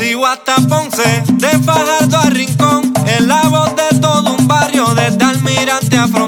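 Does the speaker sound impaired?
No.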